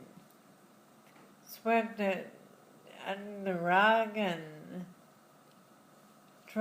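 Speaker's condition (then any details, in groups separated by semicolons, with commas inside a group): Friedreich's ataxia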